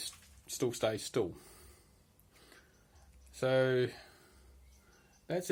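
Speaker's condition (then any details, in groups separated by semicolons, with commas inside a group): No condition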